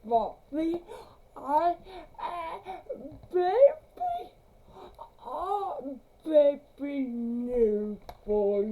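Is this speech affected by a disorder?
Yes: cerebral palsy; since birth, difficult birth.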